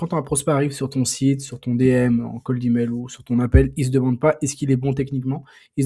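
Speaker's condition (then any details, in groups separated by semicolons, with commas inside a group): No condition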